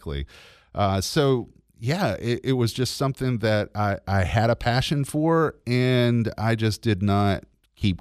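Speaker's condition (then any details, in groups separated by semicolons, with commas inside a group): No condition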